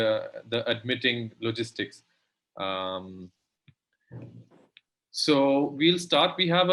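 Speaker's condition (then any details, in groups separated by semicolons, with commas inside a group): No condition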